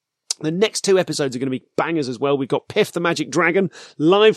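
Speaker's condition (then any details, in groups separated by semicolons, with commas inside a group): No condition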